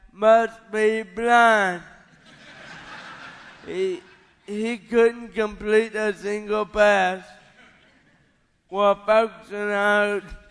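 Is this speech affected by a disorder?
Yes: cerebral palsy; onset about 30 to 40 days after birth.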